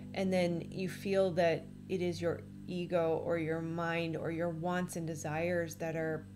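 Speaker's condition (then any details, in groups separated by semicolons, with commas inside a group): No condition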